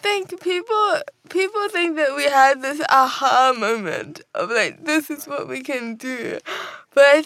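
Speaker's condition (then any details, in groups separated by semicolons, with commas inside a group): Cerebral palsy; cerebral palsy diagnosed at 11 months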